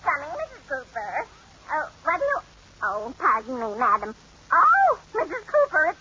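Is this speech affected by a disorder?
No.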